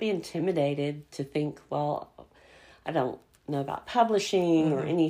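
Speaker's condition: Cleft palate; congenital

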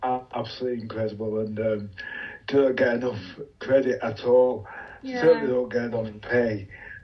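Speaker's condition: Motor neuron disease; occupational therapist help with gadgetry

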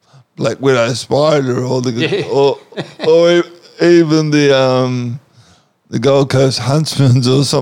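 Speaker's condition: Cerebral palsy; cerebral palsy affecting the muscles, once cold stays cold

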